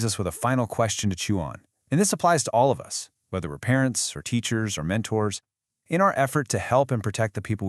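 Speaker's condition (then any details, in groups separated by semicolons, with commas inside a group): No condition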